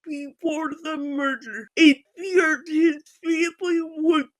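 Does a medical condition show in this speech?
Yes: physical speech impairment.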